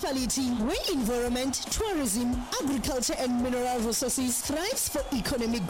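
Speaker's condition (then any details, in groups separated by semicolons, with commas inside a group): No condition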